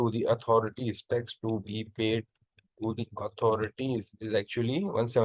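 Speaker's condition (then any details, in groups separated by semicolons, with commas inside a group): No condition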